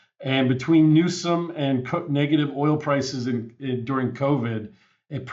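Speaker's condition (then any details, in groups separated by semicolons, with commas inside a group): No condition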